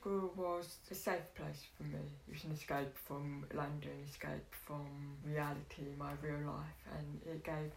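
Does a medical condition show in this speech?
Yes: deafness.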